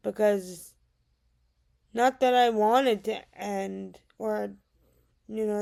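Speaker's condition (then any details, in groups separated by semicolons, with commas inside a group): Cerebral palsy; diagnosed around age 2 or 3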